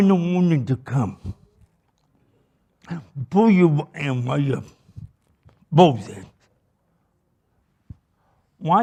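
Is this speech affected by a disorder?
Yes: cerebral palsy.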